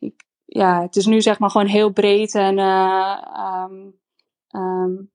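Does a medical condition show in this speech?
No.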